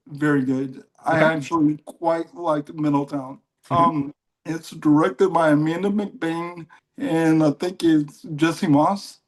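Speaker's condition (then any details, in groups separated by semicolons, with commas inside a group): Cerebral palsy; mild case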